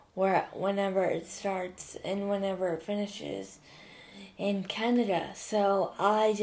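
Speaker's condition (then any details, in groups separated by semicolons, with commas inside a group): Cerebral palsy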